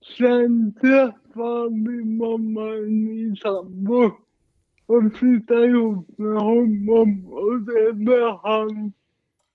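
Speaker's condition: Cerebral palsy, mild

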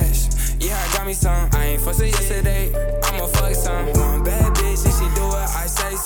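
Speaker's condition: No condition

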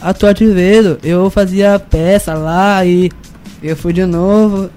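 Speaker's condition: Down syndrome; genetic, present from birth, recognized soon after birth; 18 years old, turning 19

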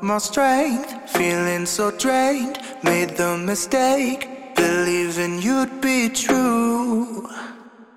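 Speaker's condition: No condition

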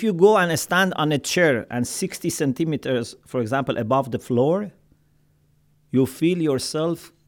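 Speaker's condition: No condition

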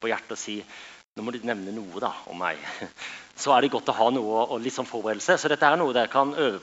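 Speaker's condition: No condition

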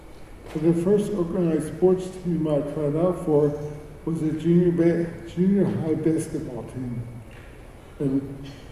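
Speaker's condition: Cerebral palsy; speech

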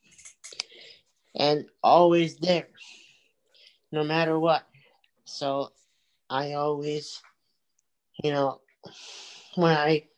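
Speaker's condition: Cerebral palsy; multiple surgeries since infancy

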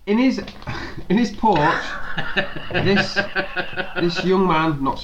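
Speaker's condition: No condition

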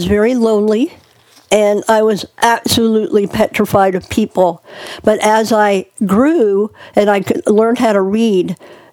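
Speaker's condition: Cleft palate; born two months premature

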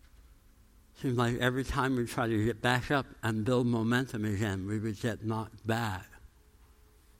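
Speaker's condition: Tongue cancer, jaw reconstruction, osteonecrosis of jaw after radiation

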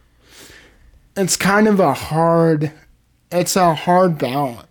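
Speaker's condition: Cerebral palsy; spastic quadriplegic, all four limbs impaired, oxygen lack at birth, motor brain area damaged, diagnosed age 3

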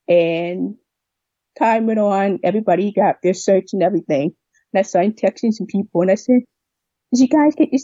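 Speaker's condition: Deafness with cochlear implant; cochlear implant at 7 in clinical trial

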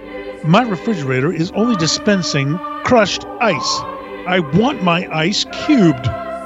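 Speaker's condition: No condition

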